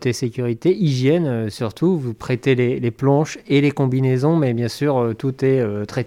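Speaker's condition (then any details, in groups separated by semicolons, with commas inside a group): No condition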